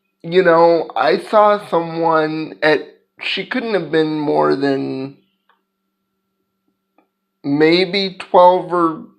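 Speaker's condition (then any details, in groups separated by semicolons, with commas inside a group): Cerebral palsy; physical disability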